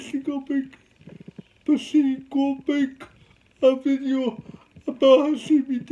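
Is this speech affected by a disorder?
Yes: cerebral palsy; speech hard to understand.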